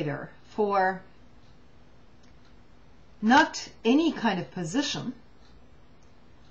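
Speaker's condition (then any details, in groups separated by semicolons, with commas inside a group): No condition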